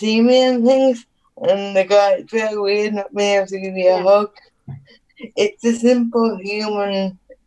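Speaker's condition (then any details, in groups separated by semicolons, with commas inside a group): Cerebral palsy; needs adapted housing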